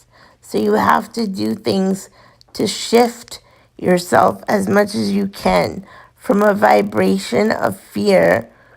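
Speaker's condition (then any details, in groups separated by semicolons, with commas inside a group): Cerebral palsy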